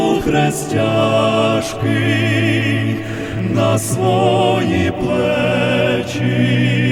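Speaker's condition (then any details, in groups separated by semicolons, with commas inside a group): No condition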